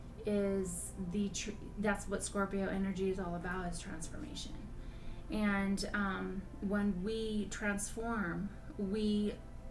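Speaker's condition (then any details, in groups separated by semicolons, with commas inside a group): No condition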